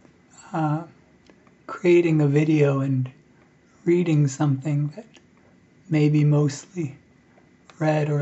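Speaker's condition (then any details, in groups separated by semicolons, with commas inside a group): ALS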